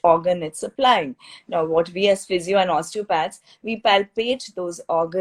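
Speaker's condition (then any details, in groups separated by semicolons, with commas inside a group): No condition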